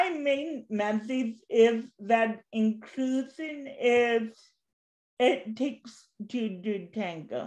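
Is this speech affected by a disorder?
Yes: cerebral palsy.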